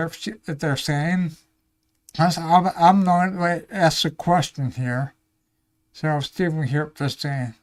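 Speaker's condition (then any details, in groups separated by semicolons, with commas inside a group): Ataxia; may slur speech, may sound drunk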